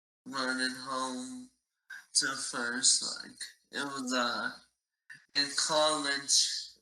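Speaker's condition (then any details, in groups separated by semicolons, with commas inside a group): ALS; very aggressive fast-progressing form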